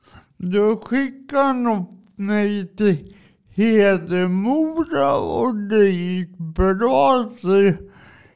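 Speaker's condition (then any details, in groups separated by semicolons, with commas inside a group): Cerebral palsy; drives adapted car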